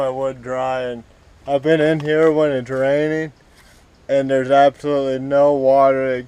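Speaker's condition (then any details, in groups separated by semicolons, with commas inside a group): Cerebral palsy; spastic, affects walking and legs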